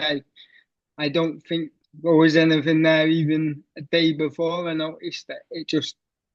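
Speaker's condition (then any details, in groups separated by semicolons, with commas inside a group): Cerebral palsy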